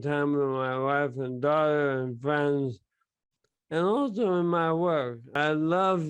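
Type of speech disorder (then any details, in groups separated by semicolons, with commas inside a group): Bulbar dysarthria; bulbar onset ALS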